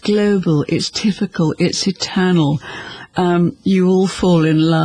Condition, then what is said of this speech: No condition.